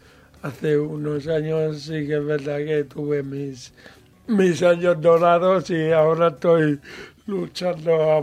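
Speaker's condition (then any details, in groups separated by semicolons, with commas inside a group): Cerebral palsy; mild, lesser degree of disability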